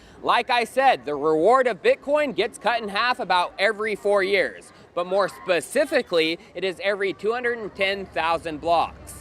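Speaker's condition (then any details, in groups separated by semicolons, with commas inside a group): No condition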